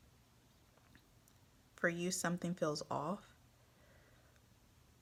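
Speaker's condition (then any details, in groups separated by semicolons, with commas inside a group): No condition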